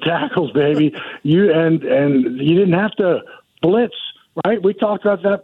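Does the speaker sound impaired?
No.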